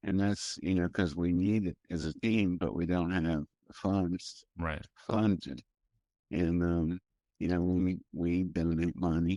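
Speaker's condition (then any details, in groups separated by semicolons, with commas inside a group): Primary progressive multiple sclerosis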